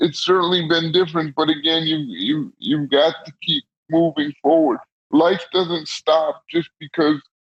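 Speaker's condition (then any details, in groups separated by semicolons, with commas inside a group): Cerebral palsy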